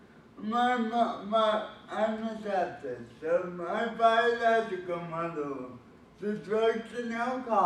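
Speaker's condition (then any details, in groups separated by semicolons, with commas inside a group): Cerebral palsy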